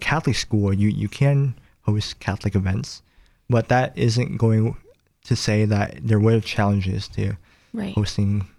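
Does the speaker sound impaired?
Yes: cleft palate; many surgeries and medical care in childhood.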